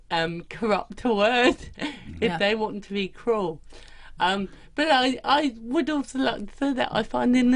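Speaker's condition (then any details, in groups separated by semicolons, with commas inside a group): Cerebral palsy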